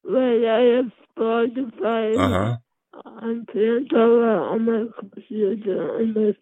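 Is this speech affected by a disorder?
Yes: Mobius syndrome; congenital, present from birth, affects face and limbs, wheelchair user all life, not progressive; swallowing problem, hard to drink by mouth; affected speech, hard to understand, speech unchanged over time.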